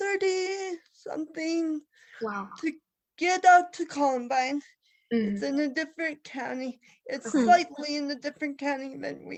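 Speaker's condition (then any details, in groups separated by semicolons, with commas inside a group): Cerebral palsy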